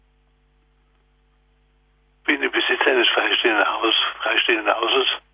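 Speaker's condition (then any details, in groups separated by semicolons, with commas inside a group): Parkinson's disease, severe; advanced stage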